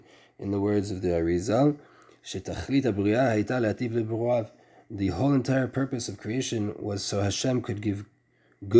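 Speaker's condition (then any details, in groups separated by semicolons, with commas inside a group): No condition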